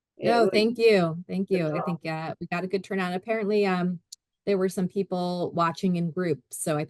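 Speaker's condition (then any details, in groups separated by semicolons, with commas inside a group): No condition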